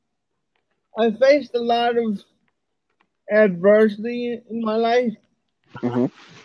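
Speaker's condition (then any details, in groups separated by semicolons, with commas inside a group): Cerebral palsy; uses wheelchair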